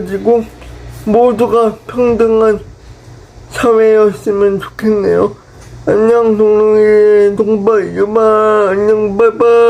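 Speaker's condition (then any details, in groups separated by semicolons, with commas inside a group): Brain lesion disability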